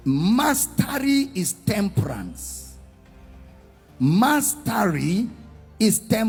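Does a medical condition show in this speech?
No.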